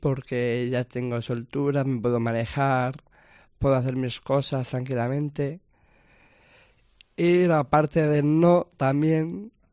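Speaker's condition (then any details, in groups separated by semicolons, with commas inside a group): Down syndrome; extra copy of chromosome 21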